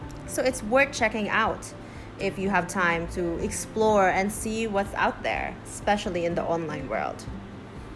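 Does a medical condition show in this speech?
No.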